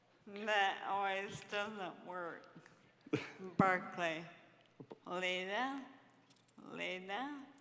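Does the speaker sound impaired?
Yes: Friedreich's ataxia; diagnosed in twenties at u of m, progressive, wall-supported gait then wheelchair, service dog, no cure; over two decades since onset, unable to walk, uses wheelchair.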